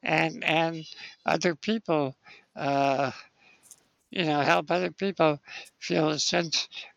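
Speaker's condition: Spinal muscular atrophy; age 60

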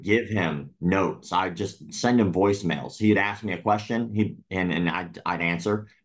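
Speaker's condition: Cleft lip and palate; present from birth

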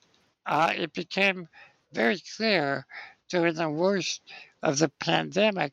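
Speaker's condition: Spinal muscular atrophy; lifelong wheelchair use

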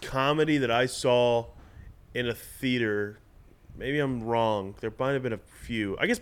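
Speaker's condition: No condition

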